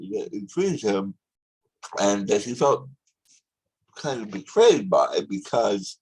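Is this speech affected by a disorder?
Yes: tongue cancer surgery.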